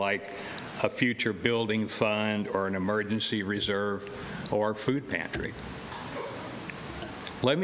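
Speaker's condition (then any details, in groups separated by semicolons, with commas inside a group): No condition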